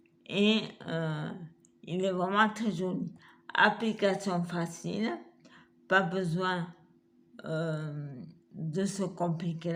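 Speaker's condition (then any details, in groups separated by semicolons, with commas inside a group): Multiple sclerosis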